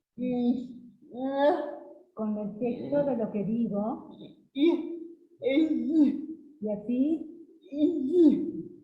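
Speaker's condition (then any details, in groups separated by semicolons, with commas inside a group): Cerebral palsy; since birth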